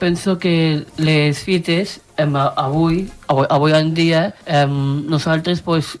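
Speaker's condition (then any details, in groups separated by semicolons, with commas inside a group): Down syndrome; genetic alteration, three copies of chromosome 21, intellectual disability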